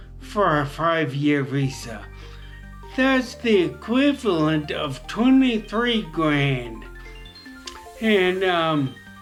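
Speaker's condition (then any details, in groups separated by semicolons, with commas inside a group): Traumatic brain injury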